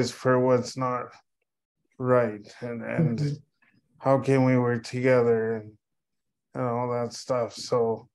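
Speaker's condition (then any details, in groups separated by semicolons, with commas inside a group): Cerebral palsy; cerebral palsy from birth, oxygen lack at birth, power wheelchair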